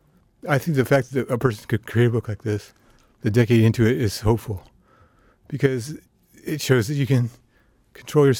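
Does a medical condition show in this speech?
Yes: Parkinson's disease; diagnosed at age 43, likely present a decade before diagnosis, progressive; about 14 years since diagnosis, on medication, off periods with trouble moving, drawing slowed.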